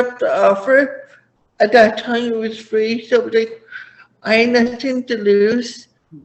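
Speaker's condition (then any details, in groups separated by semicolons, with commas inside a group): Cerebral palsy; first talked around age five, atypical speech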